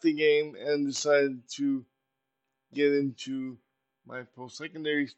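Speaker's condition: Cerebral palsy; uses power wheelchair

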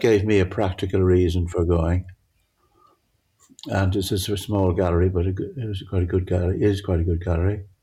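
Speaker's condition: Parkinson's; altered visual perception, difficulty judging near and far, grouped objects merge together

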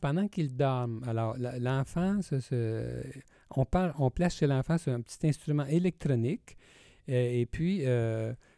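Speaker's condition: No condition

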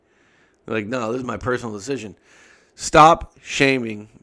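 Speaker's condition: No condition

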